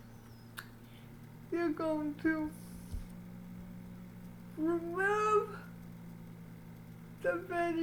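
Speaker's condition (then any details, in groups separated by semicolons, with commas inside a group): Cerebral palsy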